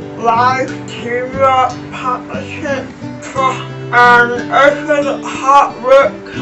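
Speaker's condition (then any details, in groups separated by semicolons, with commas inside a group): Cerebral palsy; from birth, profoundly deaf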